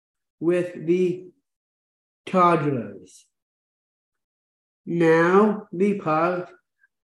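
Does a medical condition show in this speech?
Yes: Down syndrome.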